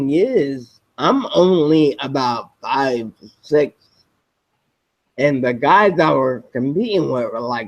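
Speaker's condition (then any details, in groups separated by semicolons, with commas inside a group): Spinocerebellar ataxia type 7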